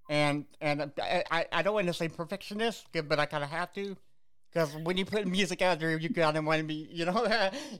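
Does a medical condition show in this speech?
Yes: cerebral palsy; visible physical disability.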